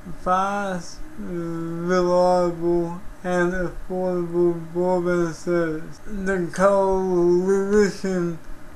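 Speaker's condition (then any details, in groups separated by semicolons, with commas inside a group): Cerebral palsy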